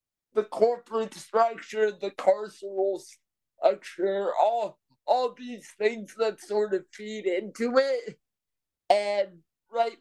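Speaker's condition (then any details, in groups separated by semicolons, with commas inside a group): Cerebral palsy; power wheelchair since age five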